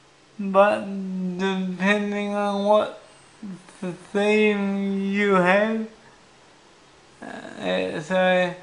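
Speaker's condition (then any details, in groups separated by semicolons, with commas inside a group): Cerebral palsy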